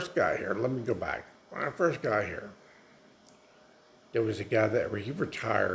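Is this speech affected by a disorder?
Yes: multiple sclerosis.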